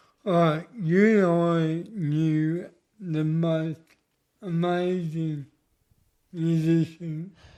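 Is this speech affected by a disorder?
Yes: cerebral palsy; speech noticeably affected.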